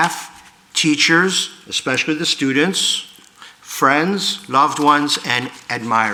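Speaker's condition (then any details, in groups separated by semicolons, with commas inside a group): No condition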